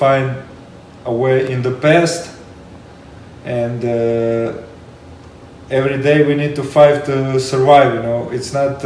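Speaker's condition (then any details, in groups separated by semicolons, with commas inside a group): No condition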